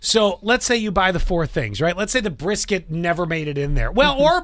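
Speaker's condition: No condition

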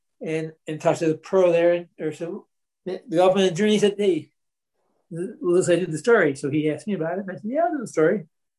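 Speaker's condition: Parkinson's disease; progressive Parkinson's

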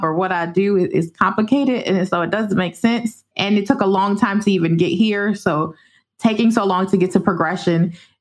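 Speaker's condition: No condition

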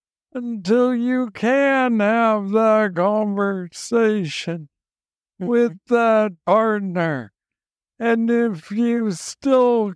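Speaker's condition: Parkinson's disease, young onset

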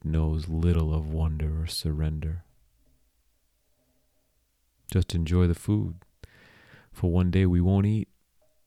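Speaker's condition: No condition

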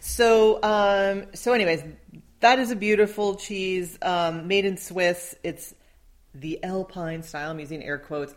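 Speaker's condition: No condition

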